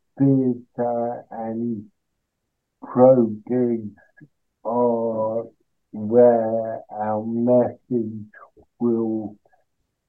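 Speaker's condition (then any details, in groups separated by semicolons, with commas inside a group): Cerebral palsy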